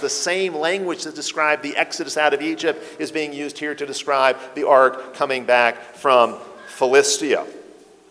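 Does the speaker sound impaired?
No.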